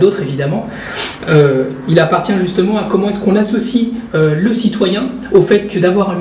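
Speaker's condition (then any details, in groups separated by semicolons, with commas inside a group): No condition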